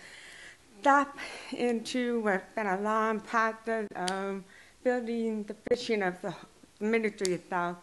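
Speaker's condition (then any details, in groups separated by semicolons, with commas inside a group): Deaf and hard of hearing; since childhood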